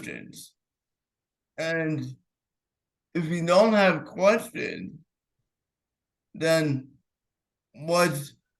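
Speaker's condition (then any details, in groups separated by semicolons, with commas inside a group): Cerebral palsy; clenched fist, unsteady walk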